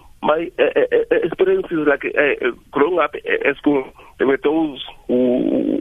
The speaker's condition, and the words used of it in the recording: Stuttering. Like I never stuttered like when you sing.